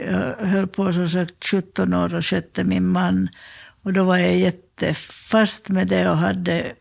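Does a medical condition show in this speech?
Yes: Parkinson's disease; slightly shaky, very clumsy fumbling hands; hands too clumsy for fine ceramic work, makes only small bowls.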